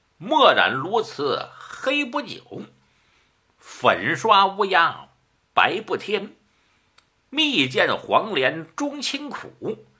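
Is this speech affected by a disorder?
No.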